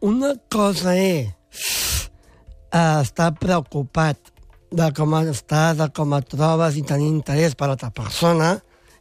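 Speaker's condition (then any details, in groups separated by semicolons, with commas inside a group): Down syndrome; congenital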